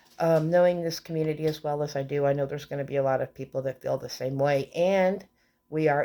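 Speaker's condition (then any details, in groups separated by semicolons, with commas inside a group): No condition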